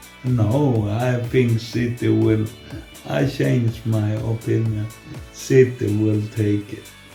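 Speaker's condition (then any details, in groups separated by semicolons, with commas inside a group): Multiple sclerosis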